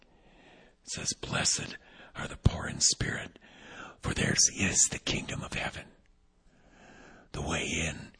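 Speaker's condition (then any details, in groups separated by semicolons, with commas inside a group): Vocal cord paralysis, unilateral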